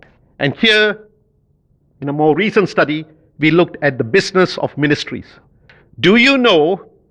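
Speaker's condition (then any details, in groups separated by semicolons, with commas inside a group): No condition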